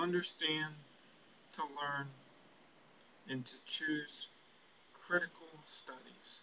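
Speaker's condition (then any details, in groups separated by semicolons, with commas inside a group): ALS; six years since first symptoms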